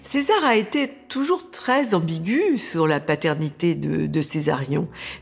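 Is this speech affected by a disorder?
No.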